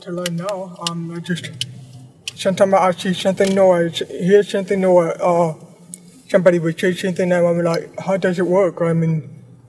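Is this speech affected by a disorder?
Yes: deafblindness; retinoblastoma from birth, eyes removed, prosthetic eyes, worsening hearing loss from age one, cause unknown; two cochlear implants, hears via driver's microphone, formerly hearing aids barely hearing, sign language, braille; no early speech, speech pathologist Vicky, felt lips and throat, speaking at seven, initially unclear.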